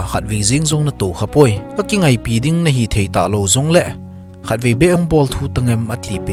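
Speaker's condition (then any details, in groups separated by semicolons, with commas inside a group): No condition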